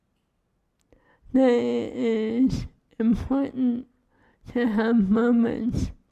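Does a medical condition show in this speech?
Yes: ALS; cannot eat.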